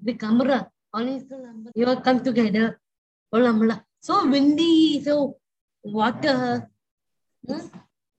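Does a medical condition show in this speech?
Yes: Down syndrome; extra chromosome, diagnosed around 4th month after birth, developmental delays, early intervention, physiotherapy, speech therapy; age 29; short simple sentences, some ungrammatical phrasing, mother rephrases questions for her.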